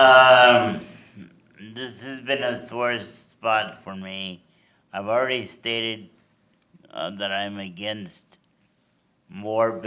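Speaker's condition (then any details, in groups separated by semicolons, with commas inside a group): Cerebral palsy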